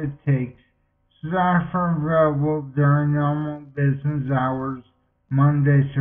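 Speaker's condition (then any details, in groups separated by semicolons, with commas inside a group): Multiple sclerosis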